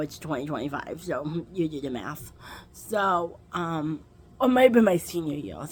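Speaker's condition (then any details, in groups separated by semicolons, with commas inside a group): Cerebral palsy, quadriplegic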